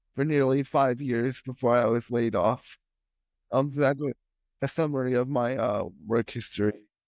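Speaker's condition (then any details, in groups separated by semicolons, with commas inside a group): Spastic quadriplegia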